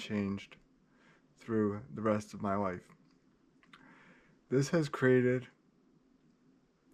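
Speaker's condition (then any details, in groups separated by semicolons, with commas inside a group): Cerebral palsy, spastic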